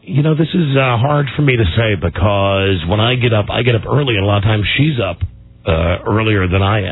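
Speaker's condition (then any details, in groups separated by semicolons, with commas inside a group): No condition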